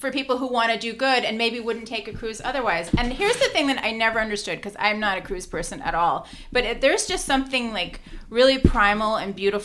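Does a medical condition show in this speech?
No.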